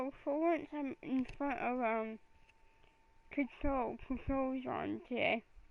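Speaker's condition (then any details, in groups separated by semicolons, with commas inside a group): Cerebral palsy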